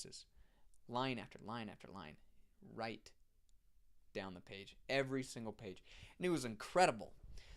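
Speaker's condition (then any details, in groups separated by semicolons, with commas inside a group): No condition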